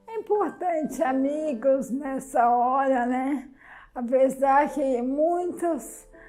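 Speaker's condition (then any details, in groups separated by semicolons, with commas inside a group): Amyotrophic lateral sclerosis; onset with left hand weakness; lost leg strength, right hand, all movement within months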